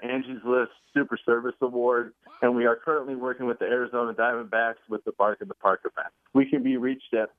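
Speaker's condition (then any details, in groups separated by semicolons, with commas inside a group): No condition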